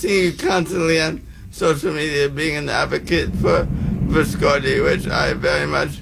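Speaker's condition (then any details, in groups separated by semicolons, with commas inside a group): Cerebral palsy; advised by Pete to improve speaking for play-by-play, attended Toastmasters, hired speaking coach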